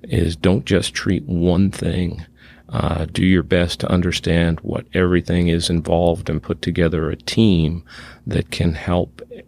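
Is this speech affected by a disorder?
No.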